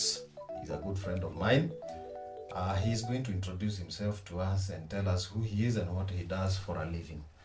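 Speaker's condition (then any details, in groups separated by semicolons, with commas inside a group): No condition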